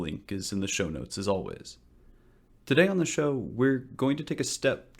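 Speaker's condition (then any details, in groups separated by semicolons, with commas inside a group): No condition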